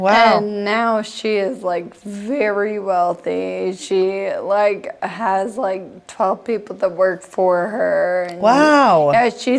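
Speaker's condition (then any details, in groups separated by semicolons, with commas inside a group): Friedreich's ataxia; progressive, affects balance and hands; onset 12 years ago, wheelchair, medication to pause progression; voice sounded abnormal from onset, mistaken for drunk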